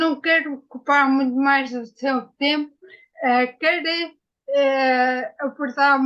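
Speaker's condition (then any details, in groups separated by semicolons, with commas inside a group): Ataxia after brain injury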